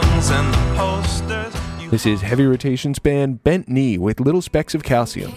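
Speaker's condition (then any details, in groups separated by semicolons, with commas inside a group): No condition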